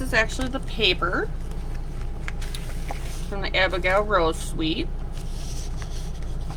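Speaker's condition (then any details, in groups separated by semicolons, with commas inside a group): No condition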